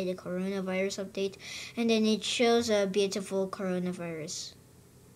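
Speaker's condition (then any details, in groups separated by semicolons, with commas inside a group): No condition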